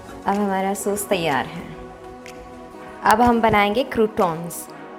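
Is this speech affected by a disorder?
No.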